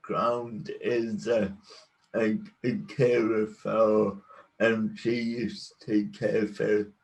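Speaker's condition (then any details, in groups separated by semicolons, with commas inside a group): Cerebral palsy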